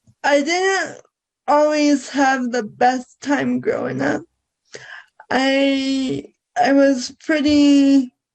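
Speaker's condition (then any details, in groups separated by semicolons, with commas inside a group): Cerebral palsy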